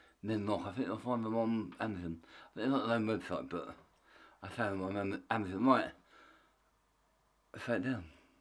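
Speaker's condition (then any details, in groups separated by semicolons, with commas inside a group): Tongue cancer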